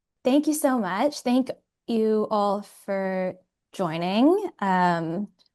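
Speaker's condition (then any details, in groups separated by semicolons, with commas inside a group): No condition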